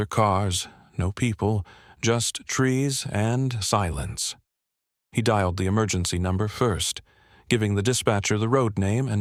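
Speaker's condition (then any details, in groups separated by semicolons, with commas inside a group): No condition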